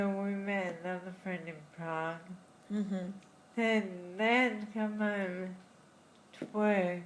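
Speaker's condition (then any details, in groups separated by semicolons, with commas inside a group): Friedreich's ataxia; diagnosed in childhood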